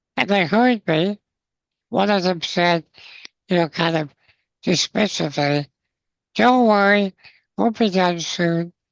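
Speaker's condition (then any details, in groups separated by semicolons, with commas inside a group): Spinal muscular atrophy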